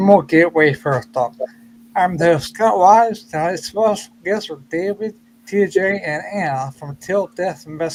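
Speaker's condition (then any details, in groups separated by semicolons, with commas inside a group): Ataxia; cerebral ataxia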